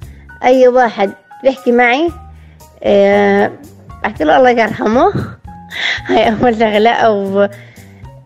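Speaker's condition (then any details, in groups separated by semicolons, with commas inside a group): Down syndrome; 23 years old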